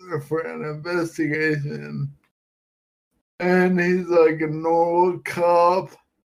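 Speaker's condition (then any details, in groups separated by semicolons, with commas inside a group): Friedreich's ataxia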